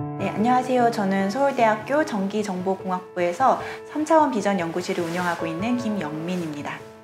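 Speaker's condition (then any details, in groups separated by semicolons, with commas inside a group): No condition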